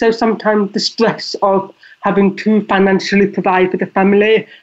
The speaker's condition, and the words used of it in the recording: Deafness. You may have been able to pick up from my voice that I'm deaf.